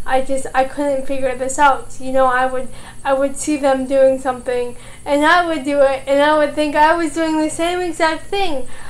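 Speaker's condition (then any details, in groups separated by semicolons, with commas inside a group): Cerebral palsy, mild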